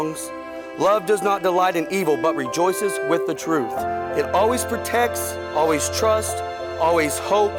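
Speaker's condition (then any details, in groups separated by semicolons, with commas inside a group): No condition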